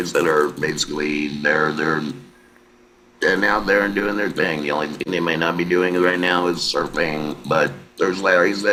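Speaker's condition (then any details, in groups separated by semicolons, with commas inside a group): Laryngectomy, electrolarynx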